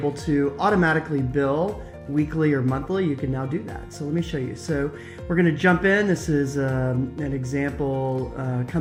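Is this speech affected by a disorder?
No.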